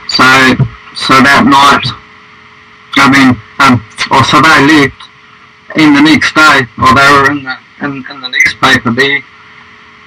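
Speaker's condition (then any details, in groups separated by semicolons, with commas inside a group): Stutter; sometimes takes longer to get words out; repeated words, prolonged sounds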